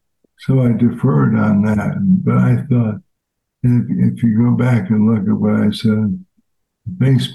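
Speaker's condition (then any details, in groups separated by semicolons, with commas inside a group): ALS; fatal progressive disease, diagnosed months ago, hiking a year ago, expected to worsen; walking harder, brace on foot, balance slightly off, wife Donna as caregiver for some tasks; voice changed since onset, now a different voice, no spontaneous crying fits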